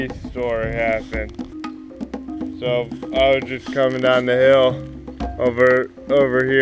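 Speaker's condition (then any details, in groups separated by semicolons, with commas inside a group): Cerebral palsy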